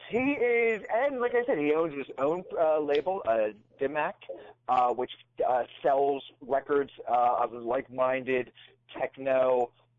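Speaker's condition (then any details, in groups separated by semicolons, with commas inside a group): No condition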